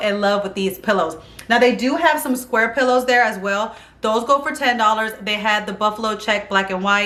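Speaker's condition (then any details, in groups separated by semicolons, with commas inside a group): No condition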